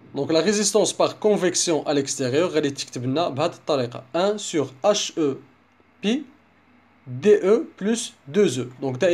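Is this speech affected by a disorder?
No.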